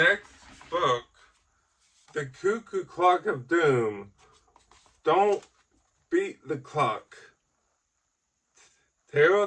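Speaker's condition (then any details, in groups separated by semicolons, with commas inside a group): Ataxic cerebral palsy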